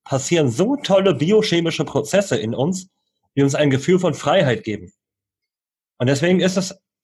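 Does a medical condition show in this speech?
Yes: cleft lip and palate, cleft lip, jaw and palate; Bundeswehr cited inability to eat army food.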